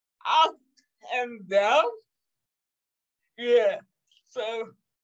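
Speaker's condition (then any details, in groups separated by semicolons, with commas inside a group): Cerebral palsy; sometimes speaks differently, not expected to ever talk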